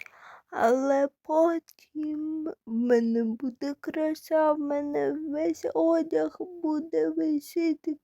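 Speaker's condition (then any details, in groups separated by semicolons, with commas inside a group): Cerebral palsy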